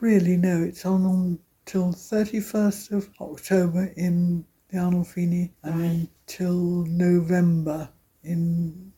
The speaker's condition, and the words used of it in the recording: Aphasia. And my voice is quieter, and